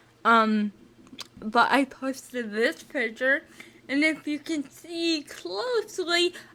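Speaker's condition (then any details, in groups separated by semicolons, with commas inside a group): Spastic cerebral palsy, mixed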